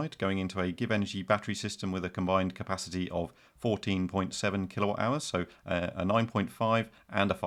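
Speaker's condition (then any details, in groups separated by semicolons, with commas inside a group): No condition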